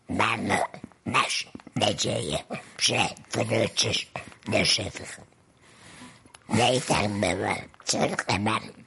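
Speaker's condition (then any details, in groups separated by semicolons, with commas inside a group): Laryngectomy, esophageal speech; total laryngectomy for laryngeal cancer, diagnosed at age 45; 11 years after laryngectomy; esophageal speech when not eating or drinking, attempts singing, relearned through persistent exercise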